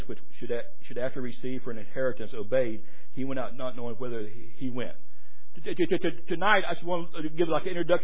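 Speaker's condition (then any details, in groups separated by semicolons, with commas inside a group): Stuttering; stutters while preaching; repeated sounds, repeated words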